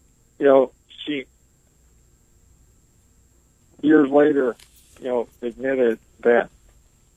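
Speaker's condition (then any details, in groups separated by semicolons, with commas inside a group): ALS; breathes through ventilator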